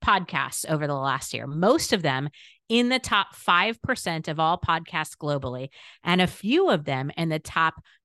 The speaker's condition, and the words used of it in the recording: No condition.